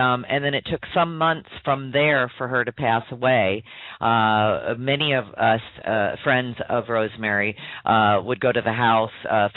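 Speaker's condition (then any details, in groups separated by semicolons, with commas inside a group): No condition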